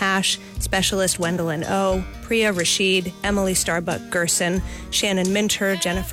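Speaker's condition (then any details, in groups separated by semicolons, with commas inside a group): No condition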